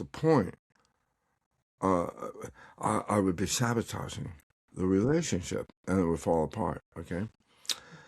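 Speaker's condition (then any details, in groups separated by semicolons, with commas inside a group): Tongue cancer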